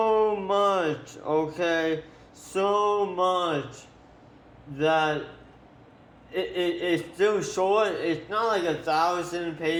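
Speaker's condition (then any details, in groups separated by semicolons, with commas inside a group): Tongue cancer surgery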